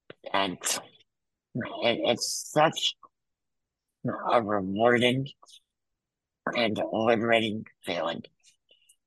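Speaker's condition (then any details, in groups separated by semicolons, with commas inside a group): Muscular dystrophy; congenital, wheelchair user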